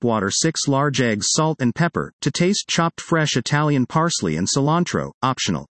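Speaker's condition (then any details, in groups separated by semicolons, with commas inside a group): No condition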